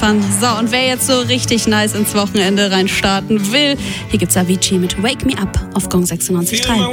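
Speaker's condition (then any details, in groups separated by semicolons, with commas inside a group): No condition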